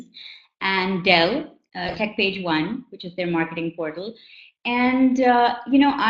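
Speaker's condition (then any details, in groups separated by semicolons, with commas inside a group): No condition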